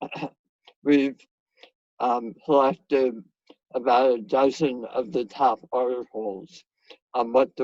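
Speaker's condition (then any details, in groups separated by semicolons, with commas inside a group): Head and neck cancer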